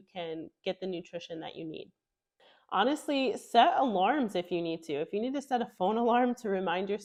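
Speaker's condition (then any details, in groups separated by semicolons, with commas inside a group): No condition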